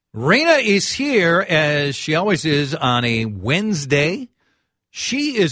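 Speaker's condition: No condition

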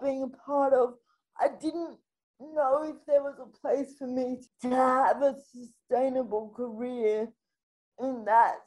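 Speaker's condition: Spastic quadriplegic cerebral palsy

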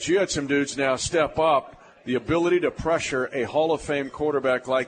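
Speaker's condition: No condition

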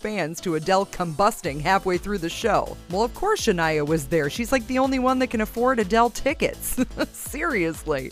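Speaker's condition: No condition

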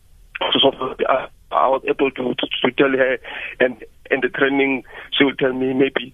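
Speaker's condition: Stuttering; stuttering since age 6, through school, worse at University of Cape Town introducing self, speaking before groups; speech therapy with Tina Lillian in Gauteng, coach Heather Wilkinson in Cape Town, slow reading, breathing, phone training; spoke fast before therapy, records own phone speech, no stuttering when singing, now speaks daily on phone; repeated sounds, repeated words

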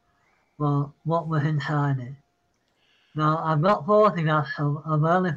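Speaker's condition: Parkinson's; citing Parkinson's

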